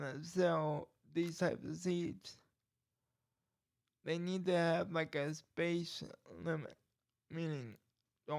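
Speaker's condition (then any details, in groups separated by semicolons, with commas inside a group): Cerebral palsy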